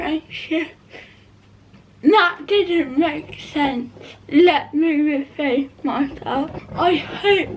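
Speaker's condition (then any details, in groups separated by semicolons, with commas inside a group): Cerebral palsy; not quadriplegic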